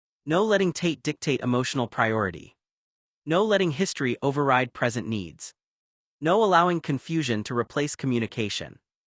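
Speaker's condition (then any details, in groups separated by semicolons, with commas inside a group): No condition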